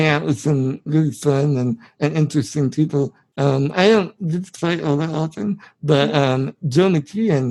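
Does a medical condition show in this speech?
Yes: spinal muscular atrophy; genetic, from birth.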